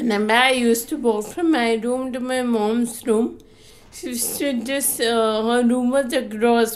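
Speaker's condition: Friedreich's ataxia; progressive muscle degeneration, wheelchair user since teens

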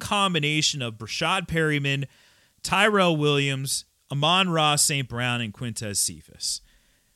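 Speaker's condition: No condition

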